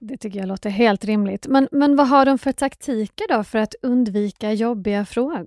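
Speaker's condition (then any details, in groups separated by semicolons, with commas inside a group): No condition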